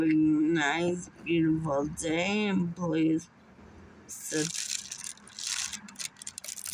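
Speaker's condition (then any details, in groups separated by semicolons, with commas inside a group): Muscular dystrophy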